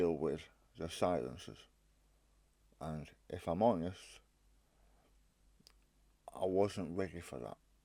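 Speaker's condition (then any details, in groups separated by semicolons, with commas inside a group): Stage 4 tongue cancer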